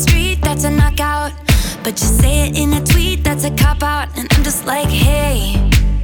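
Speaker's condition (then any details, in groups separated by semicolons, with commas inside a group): No condition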